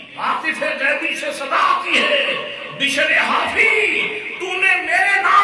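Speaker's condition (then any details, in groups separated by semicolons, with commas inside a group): No condition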